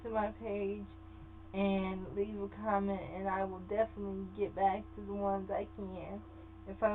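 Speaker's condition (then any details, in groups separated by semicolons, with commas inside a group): Cerebral palsy; sometimes affected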